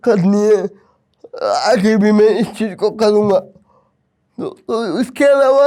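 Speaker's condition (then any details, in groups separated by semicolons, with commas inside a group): Cerebral palsy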